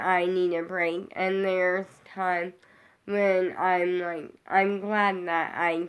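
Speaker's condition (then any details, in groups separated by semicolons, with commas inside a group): Brain injury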